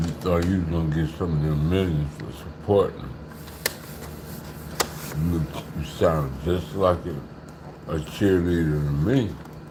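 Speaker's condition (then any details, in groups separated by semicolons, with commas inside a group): Slurred speech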